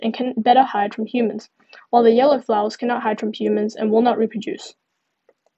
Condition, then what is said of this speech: None; typical speech.